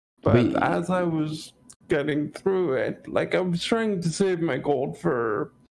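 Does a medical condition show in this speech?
Yes: cerebral palsy.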